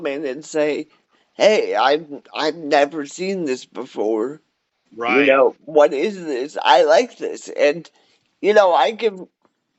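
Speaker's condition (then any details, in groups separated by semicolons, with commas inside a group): Cerebral palsy; cerebral palsy, wheelchair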